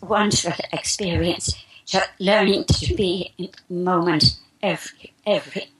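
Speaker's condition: Spasmodic dysphonia; about 3 years since onset

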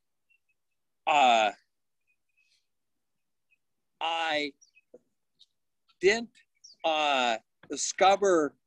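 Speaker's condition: Aphasia; initially no talking, now halting telegraphic speech, many fillers and pauses, missing words

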